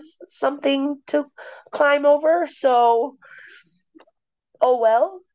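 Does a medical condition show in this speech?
Yes: stuttering; stuttering since early childhood, worse at puberty, stretched-speech therapy with specialist Beryl Dodge from about 13; age 30, recently worsened to pretty unmanageable, struggling to speak in everyday situations; sometimes so severe cannot speak at all, stutters hard when nervous, exhausting and tiring; here prolonged sounds.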